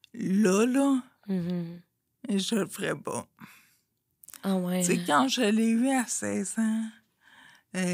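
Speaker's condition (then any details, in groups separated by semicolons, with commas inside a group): Friedreich's ataxia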